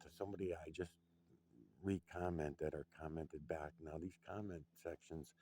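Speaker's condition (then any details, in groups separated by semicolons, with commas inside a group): No condition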